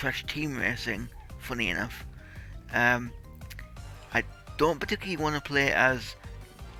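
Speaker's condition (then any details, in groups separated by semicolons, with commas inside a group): Cerebral palsy; tight muscles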